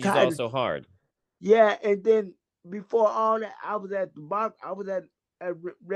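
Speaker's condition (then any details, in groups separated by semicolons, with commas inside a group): Cerebral palsy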